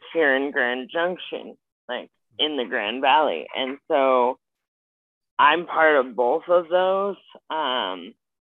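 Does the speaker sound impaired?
Yes: spastic quadriplegic cerebral palsy; brain-body communication misfire, uses wheelchair, not paralysis, full body sensation.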